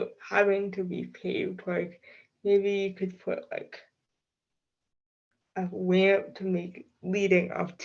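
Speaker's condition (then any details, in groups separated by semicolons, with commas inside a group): Cerebral palsy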